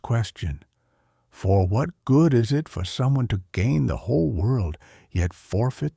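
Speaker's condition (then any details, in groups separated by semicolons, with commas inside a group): No condition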